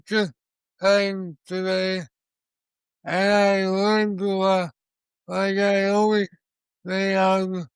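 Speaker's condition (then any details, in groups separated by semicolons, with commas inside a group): Cerebral palsy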